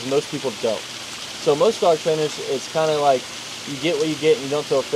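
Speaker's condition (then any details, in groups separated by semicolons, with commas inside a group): No condition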